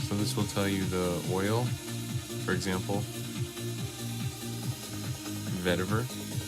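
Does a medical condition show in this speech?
No.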